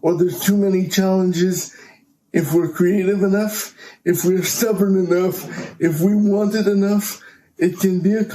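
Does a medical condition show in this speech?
Yes: cerebral palsy; power wheelchair user.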